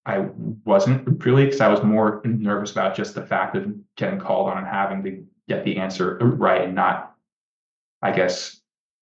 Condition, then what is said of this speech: Stuttering. Like I want to, of course, be as fluent as I can be, but like I've understood that like it's just not leaving me.